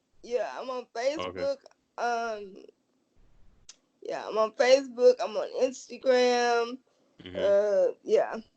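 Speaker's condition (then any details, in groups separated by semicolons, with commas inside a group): Cerebral palsy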